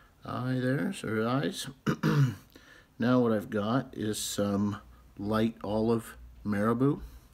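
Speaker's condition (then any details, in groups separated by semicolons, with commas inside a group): No condition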